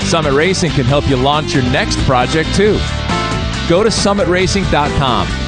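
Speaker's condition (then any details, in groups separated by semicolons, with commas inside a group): No condition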